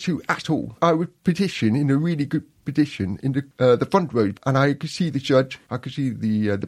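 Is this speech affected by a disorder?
Yes: profound deafness; born profoundly deaf, hearing parents, cochlear implant, learnt to speak rather than sign, lip-reads; limited hearing with cochlear implant, needs speakers facing him, one at a time; learnt to speak through hard work in childhood.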